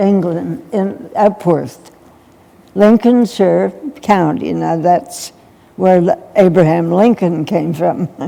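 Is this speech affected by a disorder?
Yes: essential tremor; more than half of life.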